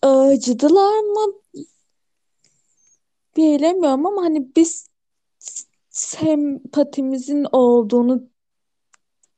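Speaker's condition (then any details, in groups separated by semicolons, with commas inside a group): Stuttering; consulted a professor about own stuttering five years ago; stutters normally, much more at work and when anxious, very little when alone and relaxed; prolonged sounds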